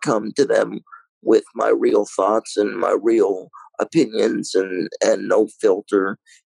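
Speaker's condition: Cerebral palsy, mild

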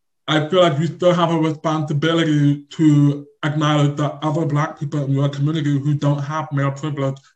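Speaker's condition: Deaf or hard of hearing; invisible deafness

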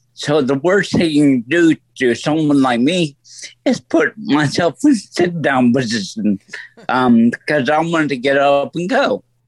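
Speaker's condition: Stroke; voice altered since stroke, lasting effect

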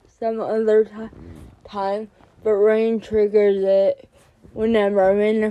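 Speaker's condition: Cerebral palsy; since 7th grade anxiety made talking to people comfortably harder

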